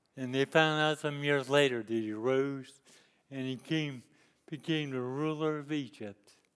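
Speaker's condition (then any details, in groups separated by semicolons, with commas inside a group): Cerebral palsy; lifelong disability since youth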